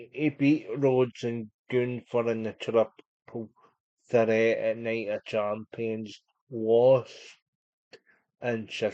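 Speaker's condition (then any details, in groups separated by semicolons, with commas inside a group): Cerebral palsy; unable to walk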